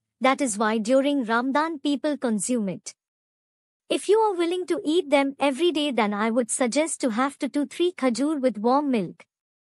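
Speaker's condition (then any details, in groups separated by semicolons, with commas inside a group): No condition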